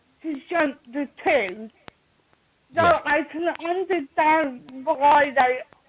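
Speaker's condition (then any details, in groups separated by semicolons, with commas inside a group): Cerebral palsy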